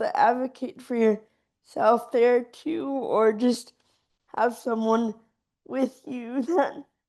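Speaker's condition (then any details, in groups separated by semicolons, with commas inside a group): Cerebral palsy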